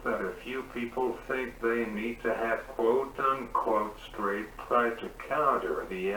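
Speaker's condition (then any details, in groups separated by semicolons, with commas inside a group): Cerebral palsy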